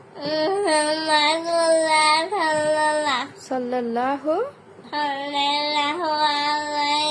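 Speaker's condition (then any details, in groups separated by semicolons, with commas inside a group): Cerebral palsy; repeats short phrases word by word when prompted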